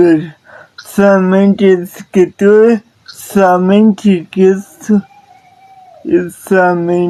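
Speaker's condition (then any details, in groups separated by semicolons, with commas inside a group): Paralysis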